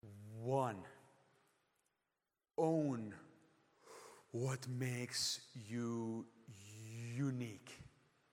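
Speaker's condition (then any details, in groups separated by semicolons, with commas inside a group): Stutter; lifelong severe stutter, breathing technique learned to control it, public speaking club, school debating club; stutter still visible, practised through public speaking and stand-up; saying own name once terrifying, avoided speaking situations, stutters in six languages; repeated sounds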